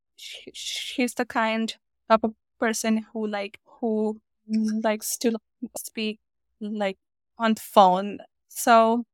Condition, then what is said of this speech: Stuttering. I know some people, they have a very mild stutter, but, like, mine's, like, not a mild stutter.